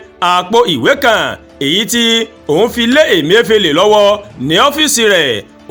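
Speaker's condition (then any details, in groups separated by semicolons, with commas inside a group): No condition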